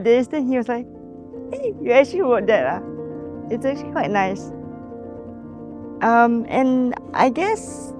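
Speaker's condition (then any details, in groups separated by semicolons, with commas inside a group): Cerebral palsy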